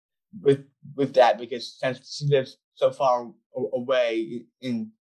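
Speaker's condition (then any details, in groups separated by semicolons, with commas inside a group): Down syndrome; called very articulate by host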